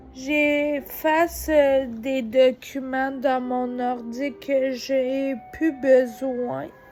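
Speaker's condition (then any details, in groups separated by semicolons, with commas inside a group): Ataxia; degenerative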